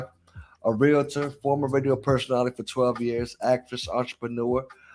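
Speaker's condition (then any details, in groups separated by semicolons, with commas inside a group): No condition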